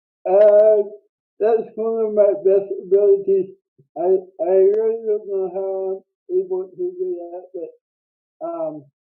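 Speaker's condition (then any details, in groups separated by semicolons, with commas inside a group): Cerebral palsy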